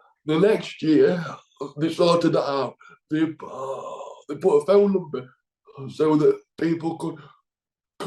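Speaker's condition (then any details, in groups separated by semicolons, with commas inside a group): Cerebral palsy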